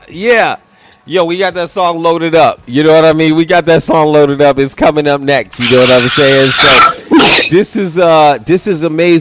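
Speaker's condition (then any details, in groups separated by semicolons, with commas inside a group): No condition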